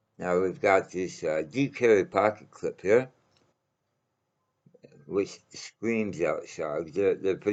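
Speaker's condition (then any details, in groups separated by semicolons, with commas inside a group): Mouth cancer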